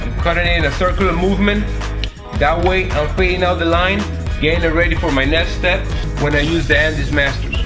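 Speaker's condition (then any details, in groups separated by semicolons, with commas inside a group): No condition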